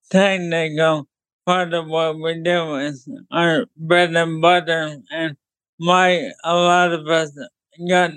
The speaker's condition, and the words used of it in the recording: ALS (motor neuron disease). It's hard to talk clearly and to move my arms and fingers.